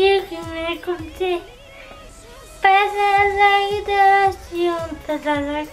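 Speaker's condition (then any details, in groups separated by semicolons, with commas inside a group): Cerebral palsy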